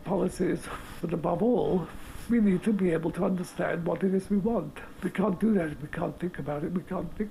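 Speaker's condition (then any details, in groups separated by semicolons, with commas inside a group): Motor neurone disease; progressive motor neurone disease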